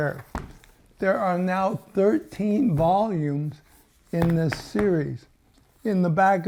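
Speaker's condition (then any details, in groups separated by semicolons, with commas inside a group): ALS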